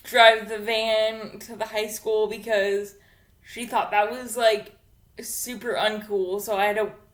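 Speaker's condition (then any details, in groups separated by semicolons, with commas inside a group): Cerebral palsy; infant ventilator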